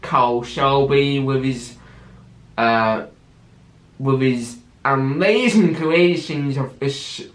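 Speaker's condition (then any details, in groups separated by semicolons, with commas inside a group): Cerebral palsy with stammer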